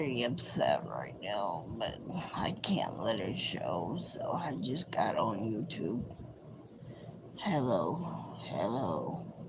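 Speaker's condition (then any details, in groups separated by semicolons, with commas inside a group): Cerebral palsy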